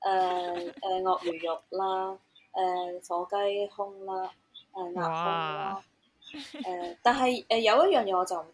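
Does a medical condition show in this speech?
No.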